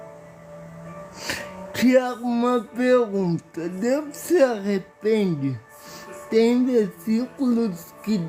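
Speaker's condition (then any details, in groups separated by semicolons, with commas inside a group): Paralysis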